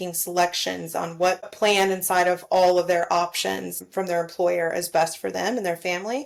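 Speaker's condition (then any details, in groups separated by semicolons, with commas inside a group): No condition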